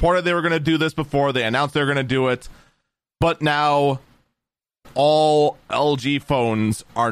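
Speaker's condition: No condition

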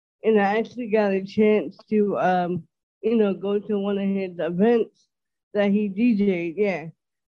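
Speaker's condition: Dysarthria; host notes listeners may notice

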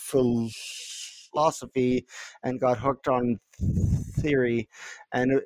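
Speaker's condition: Stuttering; little stuttering during this recording; not stuttering much at time of recording; prolonged sounds, blocks

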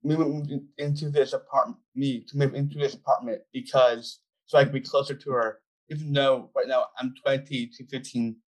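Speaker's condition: Down syndrome; hosts own podcast

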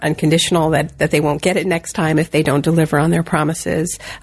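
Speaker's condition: No condition

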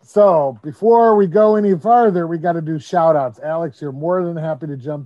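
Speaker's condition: No condition

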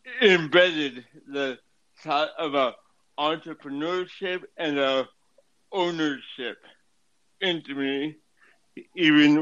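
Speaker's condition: Cerebral palsy; affects speech

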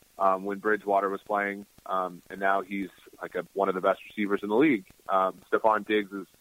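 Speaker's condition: No condition

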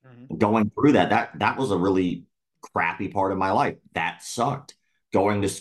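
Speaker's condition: Cleft lip and palate; speech impediment

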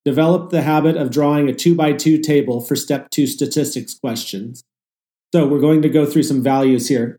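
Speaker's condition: No condition

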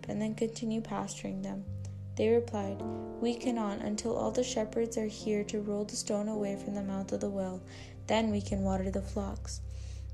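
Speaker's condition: No condition

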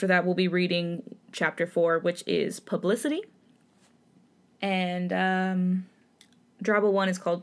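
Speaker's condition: No condition

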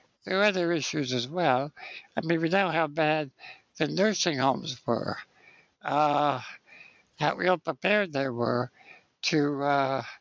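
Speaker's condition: Spinal muscular atrophy; wheelchair use whole life

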